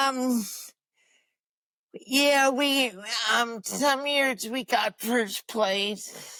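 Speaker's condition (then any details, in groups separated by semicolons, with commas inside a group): Cerebral palsy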